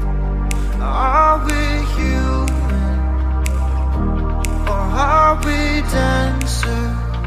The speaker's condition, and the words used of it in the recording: No condition.